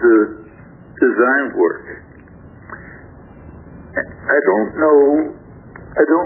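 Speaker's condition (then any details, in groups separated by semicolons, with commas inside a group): Stroke affecting throat muscles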